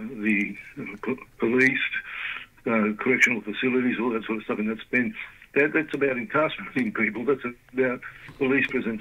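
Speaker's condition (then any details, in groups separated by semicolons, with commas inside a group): Parkinson's disease; led to retirement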